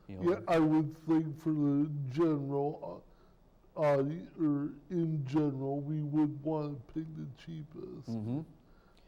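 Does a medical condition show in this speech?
Yes: cerebral palsy; speech impairment.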